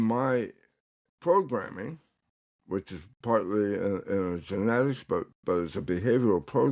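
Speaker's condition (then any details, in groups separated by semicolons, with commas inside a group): Tongue cancer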